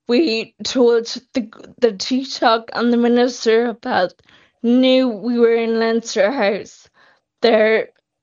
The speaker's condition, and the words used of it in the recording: Ataxia. But for me it's major. I'm losing my speech, I'm losing my swallow, I'm losing my mobility.